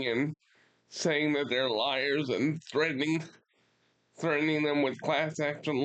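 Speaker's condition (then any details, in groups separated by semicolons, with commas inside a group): Cerebral palsy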